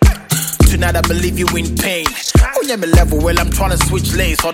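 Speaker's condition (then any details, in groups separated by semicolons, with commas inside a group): No condition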